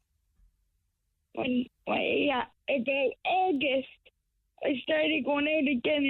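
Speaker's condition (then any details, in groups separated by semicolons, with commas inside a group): Cerebral palsy; recovering from spinal surgery, still in wheelchair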